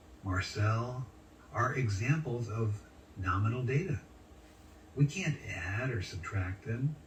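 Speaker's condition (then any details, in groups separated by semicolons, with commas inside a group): No condition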